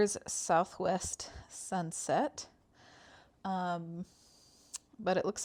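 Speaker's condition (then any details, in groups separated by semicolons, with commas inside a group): No condition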